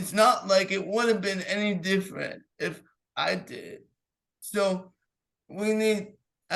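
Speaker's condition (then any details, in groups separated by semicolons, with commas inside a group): Cerebral palsy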